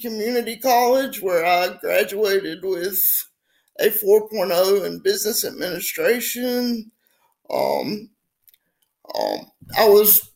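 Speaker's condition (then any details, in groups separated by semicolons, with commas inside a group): Spastic quadriplegic cerebral palsy; from birth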